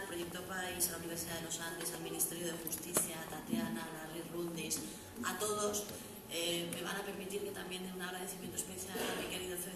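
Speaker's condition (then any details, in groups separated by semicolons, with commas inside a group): No condition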